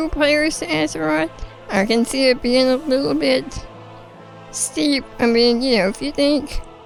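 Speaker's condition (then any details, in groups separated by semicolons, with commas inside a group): Spinal muscular atrophy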